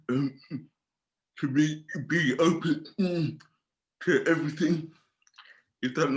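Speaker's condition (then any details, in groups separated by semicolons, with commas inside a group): Cerebral palsy; from birth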